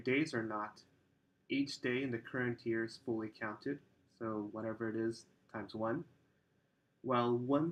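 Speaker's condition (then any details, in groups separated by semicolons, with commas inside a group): No condition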